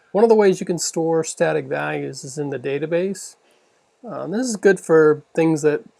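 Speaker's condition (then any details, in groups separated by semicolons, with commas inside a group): No condition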